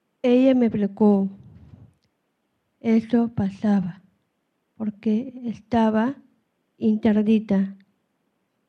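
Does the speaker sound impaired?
Yes: Down syndrome; speaks Spanish, English interpretation given after her lines.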